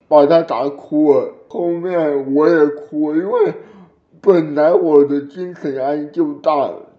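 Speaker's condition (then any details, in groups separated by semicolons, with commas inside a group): Cerebral palsy; over ten minutes of resuscitation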